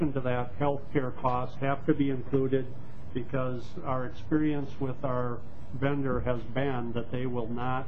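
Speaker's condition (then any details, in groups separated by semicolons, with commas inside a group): No condition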